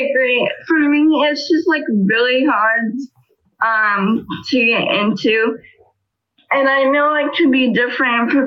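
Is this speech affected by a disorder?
Yes: spastic cerebral palsy; level 1, muscle tightness, right side weaker than left, walker since age 3, physical therapy for walking; still uses walker, muscles get tight.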